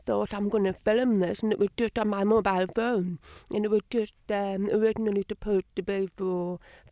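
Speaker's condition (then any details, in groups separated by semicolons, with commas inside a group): Deafness, Usher syndrome, Usher syndrome type 2, severe; born completely deaf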